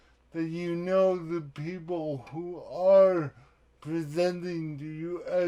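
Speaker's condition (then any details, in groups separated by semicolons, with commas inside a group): Cerebral palsy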